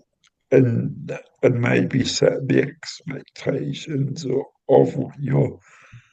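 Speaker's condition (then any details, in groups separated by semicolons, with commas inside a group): Cerebral palsy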